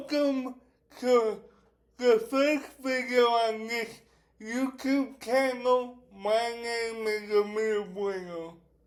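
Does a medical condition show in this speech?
Yes: cerebral palsy; affects speech.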